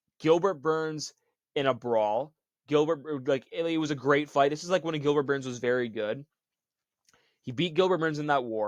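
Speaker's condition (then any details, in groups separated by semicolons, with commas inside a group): No condition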